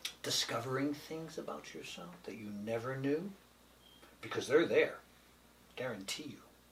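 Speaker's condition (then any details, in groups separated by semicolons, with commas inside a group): No condition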